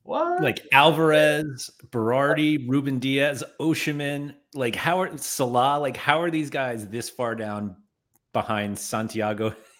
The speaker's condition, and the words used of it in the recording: No condition.